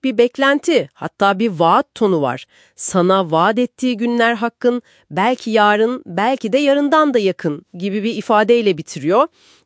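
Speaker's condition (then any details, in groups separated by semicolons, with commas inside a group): No condition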